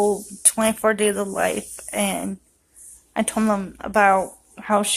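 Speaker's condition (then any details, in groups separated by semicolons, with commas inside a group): Cerebral palsy; affects walking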